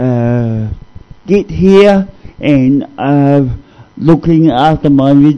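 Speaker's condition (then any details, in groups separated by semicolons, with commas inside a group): Cerebral palsy; discovered at age 2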